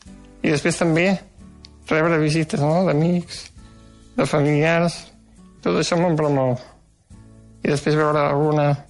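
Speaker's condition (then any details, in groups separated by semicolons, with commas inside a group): Duchenne muscular dystrophy; no longer able to eat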